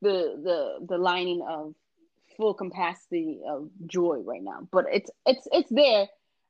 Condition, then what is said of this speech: Stuttering. Sometimes I stutter. which, yeah, that's one of my flaws right there.